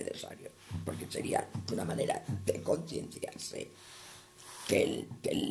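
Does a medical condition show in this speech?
Yes: total laryngectomy; laryngeal cancer.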